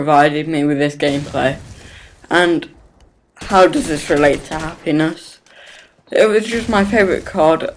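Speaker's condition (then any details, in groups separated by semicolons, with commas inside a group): Cerebral palsy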